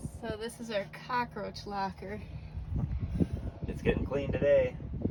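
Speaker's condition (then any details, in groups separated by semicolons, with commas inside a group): No condition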